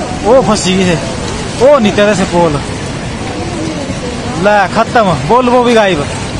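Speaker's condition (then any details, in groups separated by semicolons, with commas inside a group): No condition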